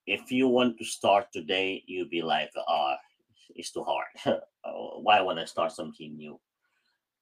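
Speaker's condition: Cleft palate; could not say every word even in high school

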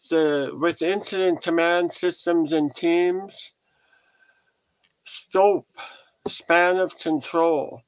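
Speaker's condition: Head and neck cancer surgery; survivor, about 14 years since diagnosis, 43% five-year survival odds then

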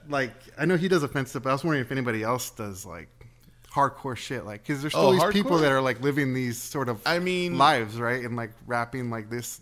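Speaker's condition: No condition

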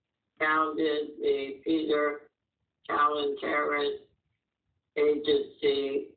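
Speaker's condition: Muscular dystrophy; physical disability

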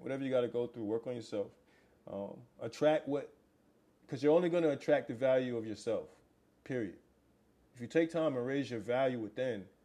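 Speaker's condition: No condition

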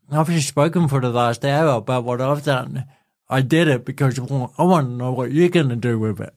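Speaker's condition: Cerebral palsy; speech impediment, voice affected

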